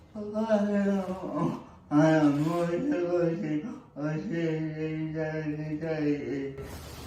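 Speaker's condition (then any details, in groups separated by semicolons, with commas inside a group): Cerebral palsy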